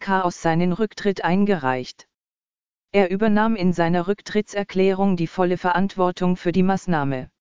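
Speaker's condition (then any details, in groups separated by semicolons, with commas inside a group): No condition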